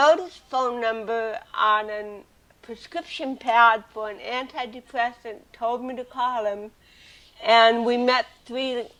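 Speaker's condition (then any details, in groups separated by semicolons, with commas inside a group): Cerebral palsy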